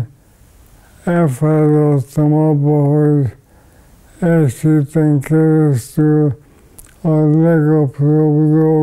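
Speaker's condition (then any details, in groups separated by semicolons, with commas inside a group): ALS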